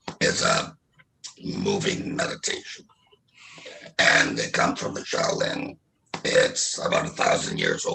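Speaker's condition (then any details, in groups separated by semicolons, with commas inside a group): Laryngectomy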